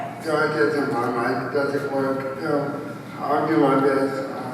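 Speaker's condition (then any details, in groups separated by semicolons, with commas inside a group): Cerebral palsy; spastic quadriplegic, all four limbs, wheelchair, past surgeries; voice not always strong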